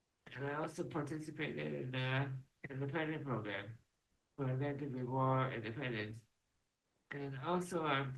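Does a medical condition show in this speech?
Yes: Duchenne muscular dystrophy.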